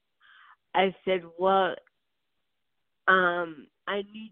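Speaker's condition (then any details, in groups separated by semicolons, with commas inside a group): Cerebral palsy; birth onset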